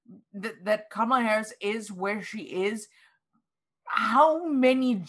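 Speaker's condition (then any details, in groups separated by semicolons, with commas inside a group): No condition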